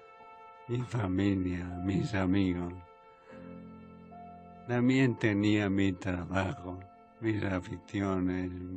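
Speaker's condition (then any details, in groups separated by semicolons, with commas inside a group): ALS; late stage, near death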